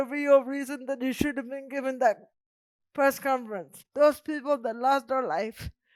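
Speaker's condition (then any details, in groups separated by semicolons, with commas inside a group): Cerebral palsy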